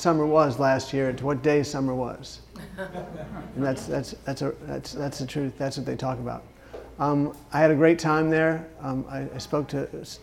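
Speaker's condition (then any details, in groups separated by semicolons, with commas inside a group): Parkinson's disease; left foot dystonia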